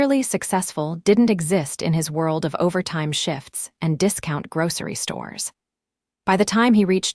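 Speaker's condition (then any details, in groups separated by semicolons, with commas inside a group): No condition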